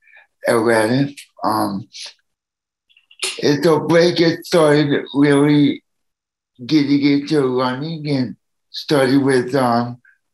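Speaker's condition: Cerebral palsy; needs help from others

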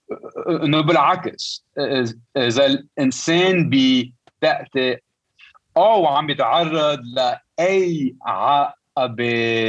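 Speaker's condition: Stuttering; lifelong stutter; still stutters; debilitating stutter, avoided speaking almost entirely for over 25 years; repeated sounds, blocks

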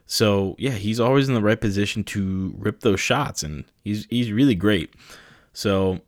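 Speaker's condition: No condition

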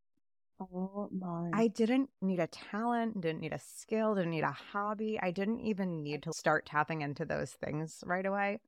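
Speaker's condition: No condition

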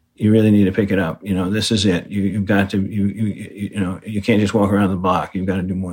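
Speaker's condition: Parkinson's disease; right-sided weakness noticed on long group bike ride, diagnosed by neurologist, confirmed by second opinion

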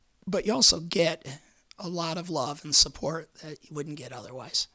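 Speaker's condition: Vocal cord cancer, repeated surgery; a few weeks after 19th vocal cord surgery at University of Michigan, about 17 years since diagnosis

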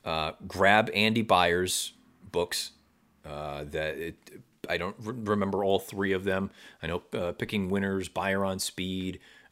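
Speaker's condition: No condition

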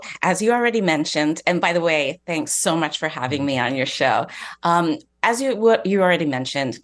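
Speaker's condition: No condition

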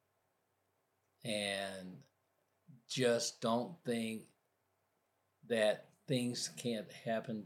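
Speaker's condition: Aphasia after stroke; woke unable to talk, nearly died and resuscitated, self-described primary progressive aphasia; about 4.5 years since stroke, speech lessons, relearned to talk, taught self frontwards and backwards; initially no talking, reading or writing, one word only, understood everything, now thinks of every word

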